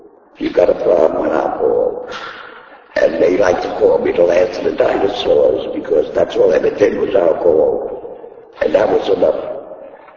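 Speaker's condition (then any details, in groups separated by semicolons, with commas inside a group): Laryngectomy; talks with throat device, needs thumb to talk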